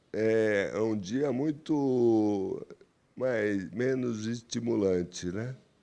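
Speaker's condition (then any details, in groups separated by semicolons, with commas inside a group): Amyotrophic lateral sclerosis; onset with cramps, early lung and chest wall involvement; diagnosed 4.5 years ago, respiratory physiotherapy; breathing affected early, compromised chest wall muscles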